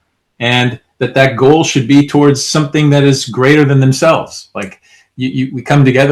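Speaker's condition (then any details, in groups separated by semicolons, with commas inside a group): No condition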